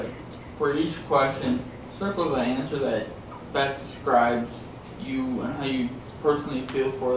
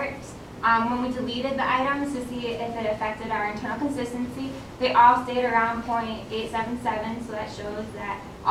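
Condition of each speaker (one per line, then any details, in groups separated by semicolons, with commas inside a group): Traumatic brain injury; caused by snowmobile collision with truck; relearned talking through speech therapy
No condition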